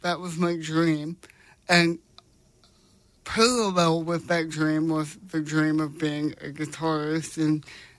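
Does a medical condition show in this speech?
Yes: cerebral palsy; congenital, paralyzed left hand, 10 corrective left foot surgeries, 9 screws, steel plate in foot; slow reaction time, does not drive.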